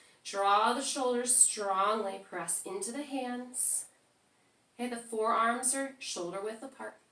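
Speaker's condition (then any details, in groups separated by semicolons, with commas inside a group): No condition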